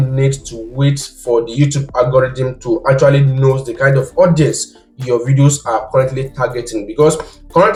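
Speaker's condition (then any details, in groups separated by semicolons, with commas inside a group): No condition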